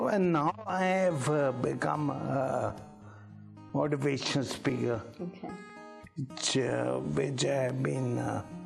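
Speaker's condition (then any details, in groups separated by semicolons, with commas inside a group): Ataxia; genetic, lower limb weakness; diagnosed end of schooling, uses wheelchair, nerve medication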